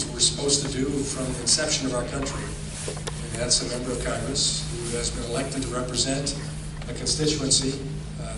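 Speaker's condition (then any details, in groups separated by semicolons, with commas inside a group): No condition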